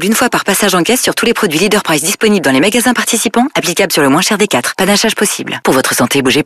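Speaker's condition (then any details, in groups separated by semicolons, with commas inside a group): No condition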